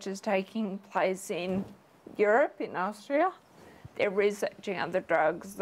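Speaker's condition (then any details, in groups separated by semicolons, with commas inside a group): Friedreich's ataxia; expects loss of speech and self-feeding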